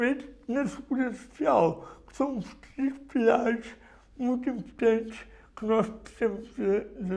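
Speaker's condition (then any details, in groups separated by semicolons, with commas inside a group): Cerebral palsy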